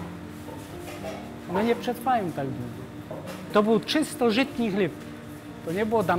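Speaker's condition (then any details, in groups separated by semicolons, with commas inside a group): No condition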